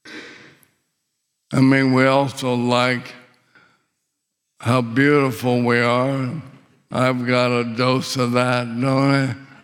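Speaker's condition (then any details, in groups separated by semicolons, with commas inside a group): ALS; windpipe tightened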